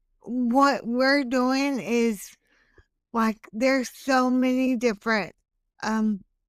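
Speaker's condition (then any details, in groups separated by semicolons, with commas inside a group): Hemiplegic cerebral palsy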